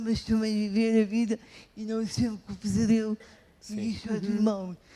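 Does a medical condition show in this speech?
Yes: cerebral palsy; wheelchair user.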